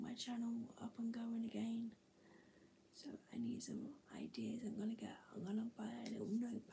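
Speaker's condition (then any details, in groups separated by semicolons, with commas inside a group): Cerebral palsy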